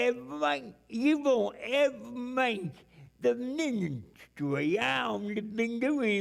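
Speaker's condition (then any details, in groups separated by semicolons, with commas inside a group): Cerebral palsy; speech impediment, 18 years speech school, often not understood, slow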